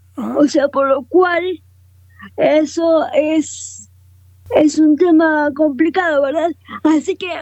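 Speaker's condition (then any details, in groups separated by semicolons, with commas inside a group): Cerebral palsy, quadriparesis; wheelchair user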